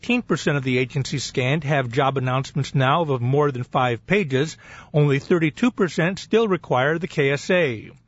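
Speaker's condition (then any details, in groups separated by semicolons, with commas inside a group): No condition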